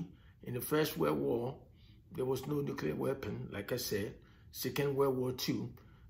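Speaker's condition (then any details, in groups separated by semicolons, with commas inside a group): No condition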